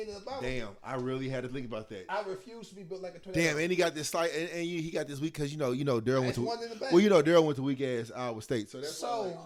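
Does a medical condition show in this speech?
No.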